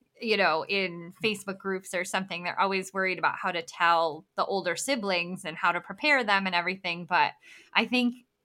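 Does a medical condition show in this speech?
Yes: bilateral cleft lip and palate; congenital.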